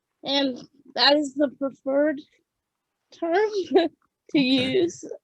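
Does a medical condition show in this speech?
Yes: cerebral palsy; birth oxygen deprivation.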